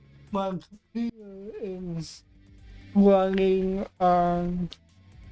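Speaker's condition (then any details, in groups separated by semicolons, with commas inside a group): Cerebral palsy; affects voice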